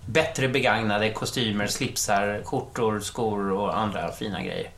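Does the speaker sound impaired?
No.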